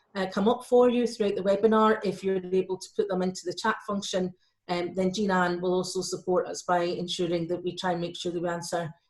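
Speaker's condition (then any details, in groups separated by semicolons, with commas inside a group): No condition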